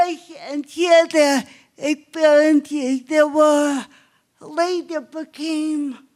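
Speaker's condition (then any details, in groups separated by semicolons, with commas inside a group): Cerebral palsy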